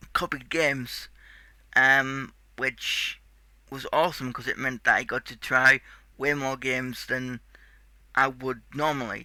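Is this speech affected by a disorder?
Yes: cerebral palsy; tight muscles.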